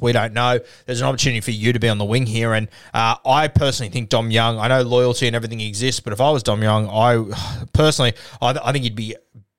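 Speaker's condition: No condition

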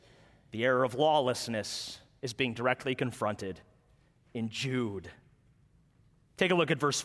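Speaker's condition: No condition

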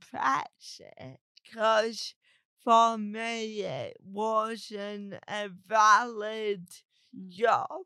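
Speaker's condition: Cerebral palsy; talks differently

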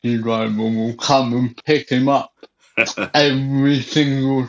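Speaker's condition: Cerebral palsy; wheelchair

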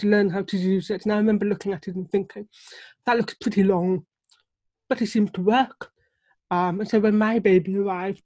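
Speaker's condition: Deafness; relies on lip reading

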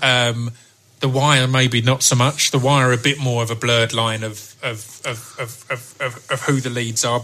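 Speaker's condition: Stutter; stutter since age five, taught syllable-tapping technique, rarely uses it, copes with it; stutters on some w-initial words, adds 'a' before hard words like Dylan Moran, tapping syllables helps; repeated words, prolonged sounds

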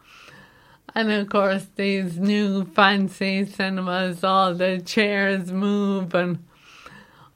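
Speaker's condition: Motor neuron disease; recently diagnosed, mobility lost, no use of hands, balance gone when walking; voice affected, voice among everyday things no longer managed

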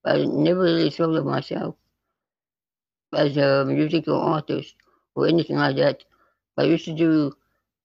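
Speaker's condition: Spinal muscular atrophy type 2; neuromuscular

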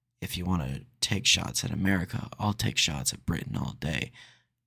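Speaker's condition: No condition

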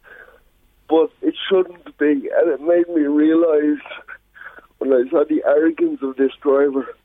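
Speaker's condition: Cerebral palsy; visibly apparent disability

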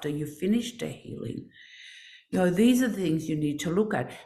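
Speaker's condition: No condition

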